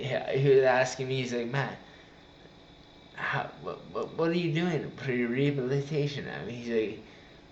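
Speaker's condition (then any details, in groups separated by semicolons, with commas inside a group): Traumatic brain injury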